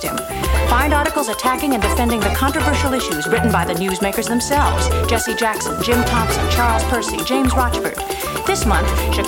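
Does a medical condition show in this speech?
No.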